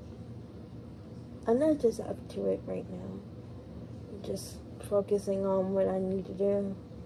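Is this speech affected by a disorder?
Yes: cerebral palsy.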